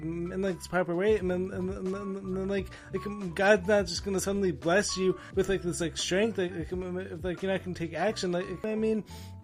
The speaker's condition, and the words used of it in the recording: Stuttering. Like, bro, you have a fucking speech impediment.